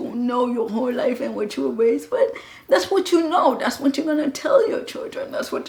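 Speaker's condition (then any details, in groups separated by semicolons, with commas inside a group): Cerebral palsy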